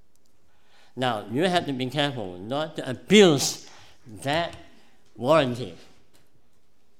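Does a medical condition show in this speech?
Yes: cleft palate; congenital cleft palate.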